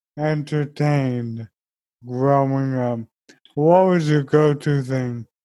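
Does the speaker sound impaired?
Yes: ALS; toileting help.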